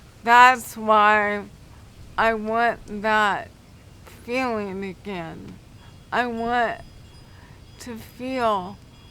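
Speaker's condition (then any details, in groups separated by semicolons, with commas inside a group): Cerebral palsy; affects speech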